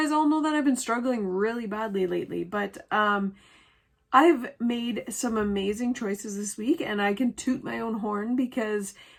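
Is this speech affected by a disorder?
No.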